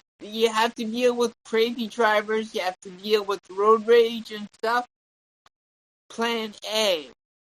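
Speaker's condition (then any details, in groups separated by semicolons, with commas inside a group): Cerebral palsy; tongue and legs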